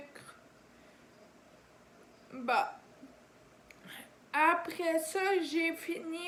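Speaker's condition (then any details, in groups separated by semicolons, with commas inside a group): Ataxia; degenerative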